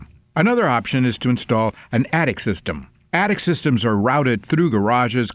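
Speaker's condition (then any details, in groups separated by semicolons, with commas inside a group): No condition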